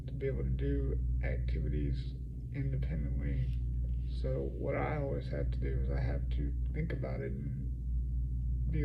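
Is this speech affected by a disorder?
Yes: cerebral palsy.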